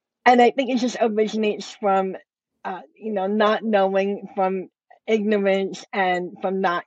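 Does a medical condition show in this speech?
Yes: cleft lip and palate; congenital, surgeries from 2 months, lip and palate closure, nose reconstruction, two bone grafts, ear tubes; adult, upper teeth implant bridge, no front upper bone, last surgery second bone graft early thirties; speech affected, workplace discrimination over how speaks.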